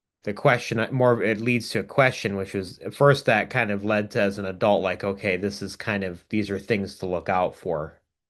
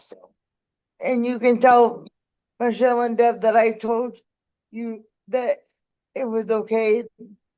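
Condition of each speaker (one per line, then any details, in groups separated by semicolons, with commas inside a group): No condition
Cerebral palsy; needs help getting around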